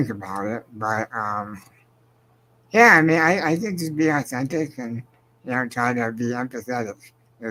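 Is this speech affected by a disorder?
Yes: spinal muscular atrophy.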